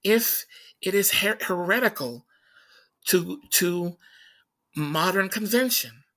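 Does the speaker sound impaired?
Yes: stutter; stuttering during conversation; here repeated sounds.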